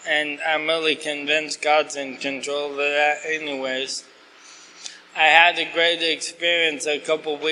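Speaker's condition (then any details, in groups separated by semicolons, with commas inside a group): ALS; asked to talk slower, clearer, losing voice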